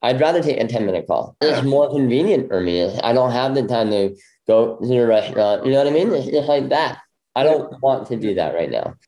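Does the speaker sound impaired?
Yes: bilateral cleft lip; congenital bilateral, jaw surgery twice, 13 surgeries, braces 15 years, left ear tumor, left hearing loss.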